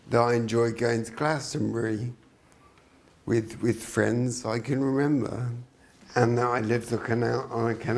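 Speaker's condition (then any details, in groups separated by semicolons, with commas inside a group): Traumatic brain injury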